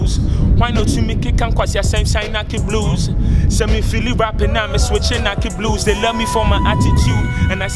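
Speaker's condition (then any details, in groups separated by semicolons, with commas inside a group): No condition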